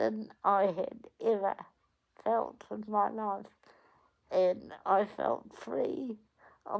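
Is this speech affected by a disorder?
Yes: cerebral palsy; onset at 8 days old.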